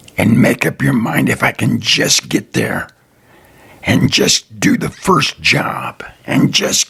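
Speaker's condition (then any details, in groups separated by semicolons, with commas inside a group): Throat cancer survivor; tracheostomy tube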